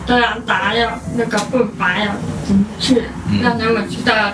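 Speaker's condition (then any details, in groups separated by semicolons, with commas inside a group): Hearing impairment; mother pushed speaking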